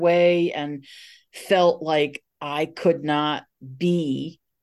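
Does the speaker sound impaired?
Yes: stuttering; long-standing, past traditional fluency shaping therapy, later psychotherapy with stuttering-aware therapist; here blocks.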